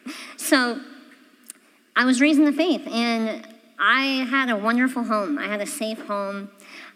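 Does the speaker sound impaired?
Yes: cleft palate; congenital.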